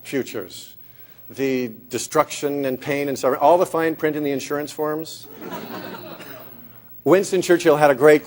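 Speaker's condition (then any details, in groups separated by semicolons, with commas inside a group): No condition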